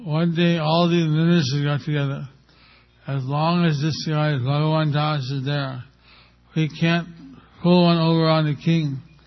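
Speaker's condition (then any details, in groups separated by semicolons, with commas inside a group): Stroke with facial paralysis; about a year since stroke, half of face still paralyzed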